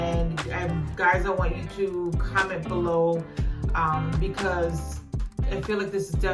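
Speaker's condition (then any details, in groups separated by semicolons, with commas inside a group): No condition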